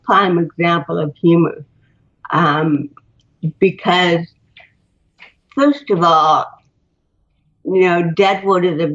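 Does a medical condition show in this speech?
Yes: cerebral palsy; spinal cord and neck surgery, titanium neck limiting looking up, cannot move normally, botox.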